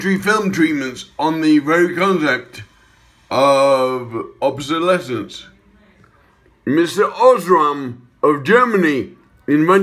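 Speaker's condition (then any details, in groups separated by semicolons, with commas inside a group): Acquired brain injury, ataxia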